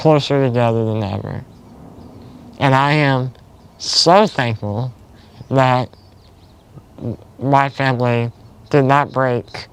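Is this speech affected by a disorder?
Yes: spinal muscular atrophy type two.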